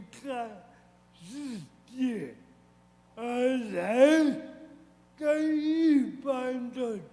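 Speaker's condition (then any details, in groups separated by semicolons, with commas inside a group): Cerebral palsy; severe, walked only at age 8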